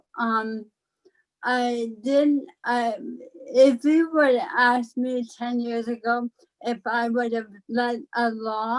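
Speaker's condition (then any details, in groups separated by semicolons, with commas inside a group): ALS; slight speech impairment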